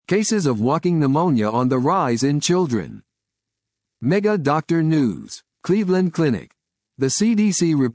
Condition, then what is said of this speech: No condition.